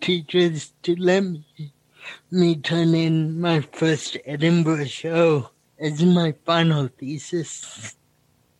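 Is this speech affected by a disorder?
Yes: cerebral palsy; says he is picking up host's stammer.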